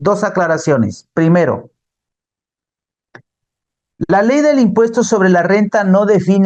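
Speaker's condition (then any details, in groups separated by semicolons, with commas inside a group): No condition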